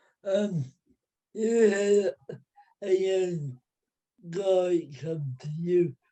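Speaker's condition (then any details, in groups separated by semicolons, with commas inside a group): Cerebral palsy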